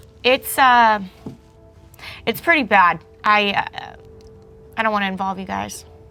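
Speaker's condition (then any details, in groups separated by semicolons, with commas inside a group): No condition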